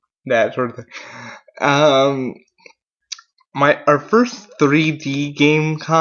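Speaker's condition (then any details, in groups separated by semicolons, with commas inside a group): Cerebral palsy; mild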